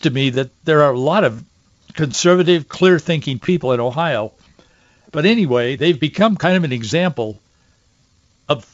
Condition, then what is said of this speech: No condition.